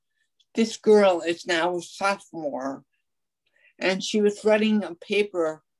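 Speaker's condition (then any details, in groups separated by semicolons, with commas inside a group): Ataxic cerebral palsy; mild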